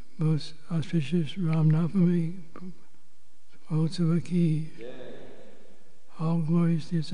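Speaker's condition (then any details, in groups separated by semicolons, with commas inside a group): Parkinson's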